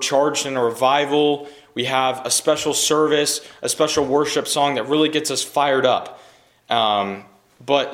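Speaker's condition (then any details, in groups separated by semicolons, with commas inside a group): No condition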